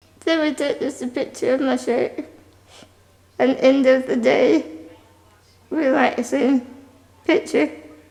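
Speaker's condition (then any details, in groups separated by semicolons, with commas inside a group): Spinal muscular atrophy type 2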